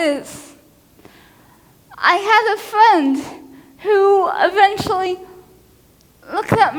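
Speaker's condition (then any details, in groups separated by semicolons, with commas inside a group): Cerebral palsy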